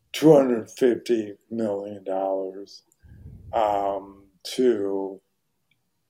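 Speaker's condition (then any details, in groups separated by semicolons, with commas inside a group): ALS; voice very hoarse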